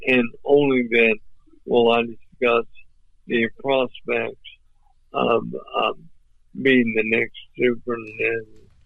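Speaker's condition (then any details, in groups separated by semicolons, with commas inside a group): ALS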